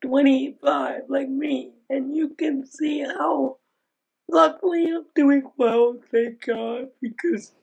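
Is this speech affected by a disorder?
Yes: Aicardi-Goutières syndrome; diagnosed at age 10, symptoms first thought to be cerebral palsy, ongoing medications; age 25, about 15 years since diagnosis, doing well now, tough a few years ago; still able to speak, can put experiences into words.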